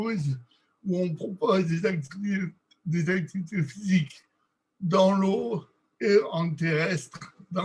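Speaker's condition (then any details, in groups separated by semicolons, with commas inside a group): Cerebral palsy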